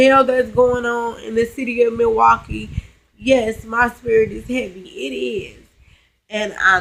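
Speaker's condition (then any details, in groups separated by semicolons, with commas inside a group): Cerebral palsy, spastic; now talking and breathing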